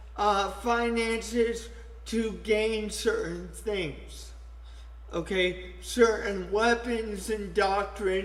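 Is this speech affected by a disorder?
Yes: cerebral palsy; only one hand usable.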